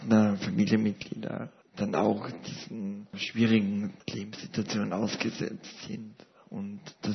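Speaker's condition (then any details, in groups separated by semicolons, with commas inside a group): Paralysis with ventilator dependence; paralysis since seventh month of life, ventilator since 2006; lives with ventilator, personal assistance in daily life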